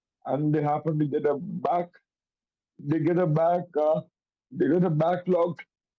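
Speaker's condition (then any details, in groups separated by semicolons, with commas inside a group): Cerebral palsy; affects coordination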